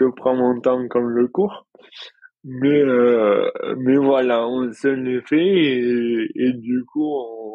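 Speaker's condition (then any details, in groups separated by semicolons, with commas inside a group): Dystonia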